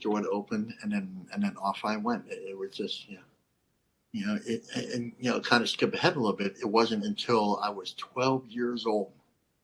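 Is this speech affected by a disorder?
Yes: cleft lip and palate; lisp.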